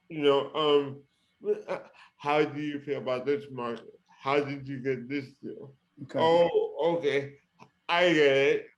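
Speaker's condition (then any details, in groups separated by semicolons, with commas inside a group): Cerebral palsy; present from birth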